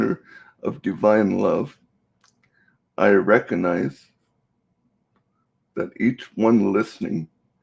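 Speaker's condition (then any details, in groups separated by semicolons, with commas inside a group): Cerebral palsy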